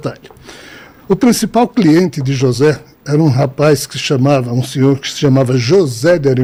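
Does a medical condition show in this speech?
No.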